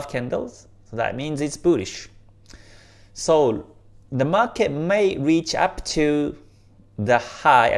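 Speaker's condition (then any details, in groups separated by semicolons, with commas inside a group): No condition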